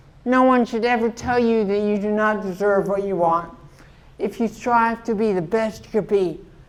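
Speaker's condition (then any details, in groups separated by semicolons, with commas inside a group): Cerebral palsy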